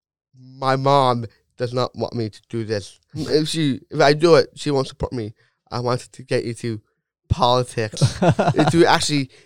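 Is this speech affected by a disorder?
Yes: Down syndrome; diagnosis explained by parents in first grade, loose ligaments, low muscle tone; age 22, physical therapy, injuries and flare ups since high school; self-described natural gift in talking, loves talking to crowds, public speaker, gave TED talk.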